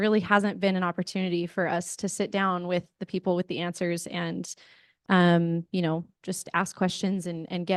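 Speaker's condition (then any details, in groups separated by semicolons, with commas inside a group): No condition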